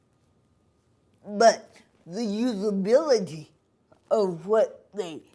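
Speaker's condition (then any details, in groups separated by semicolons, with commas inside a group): Cerebral palsy; from birth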